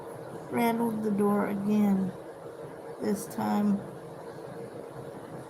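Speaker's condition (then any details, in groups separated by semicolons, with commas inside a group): Cerebral palsy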